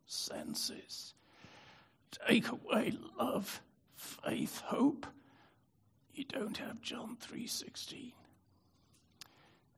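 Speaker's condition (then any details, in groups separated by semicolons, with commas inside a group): Spasmodic dystonia; brain disorder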